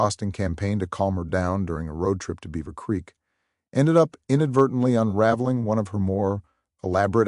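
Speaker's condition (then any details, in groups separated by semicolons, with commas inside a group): No condition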